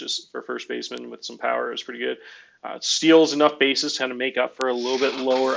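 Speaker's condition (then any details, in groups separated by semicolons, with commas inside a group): No condition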